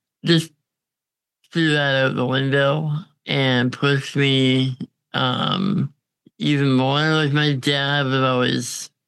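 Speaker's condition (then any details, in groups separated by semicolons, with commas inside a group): Congenital muscular dystrophy; on a ventilator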